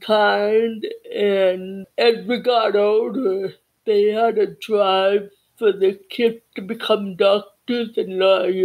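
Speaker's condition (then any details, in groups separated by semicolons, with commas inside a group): Cerebral palsy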